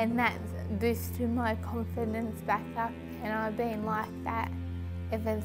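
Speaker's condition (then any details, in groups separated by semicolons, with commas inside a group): Cerebral palsy; slurred speech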